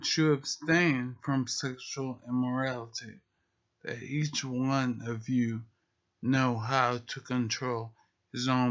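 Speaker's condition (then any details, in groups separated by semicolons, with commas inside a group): Multiple sclerosis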